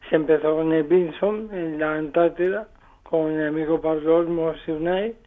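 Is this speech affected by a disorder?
Yes: amyotrophic lateral sclerosis; diagnosed three years ago; still able to attempt climb of Picu Urriellu.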